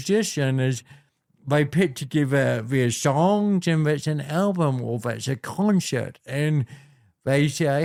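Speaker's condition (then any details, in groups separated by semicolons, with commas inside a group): Cerebral palsy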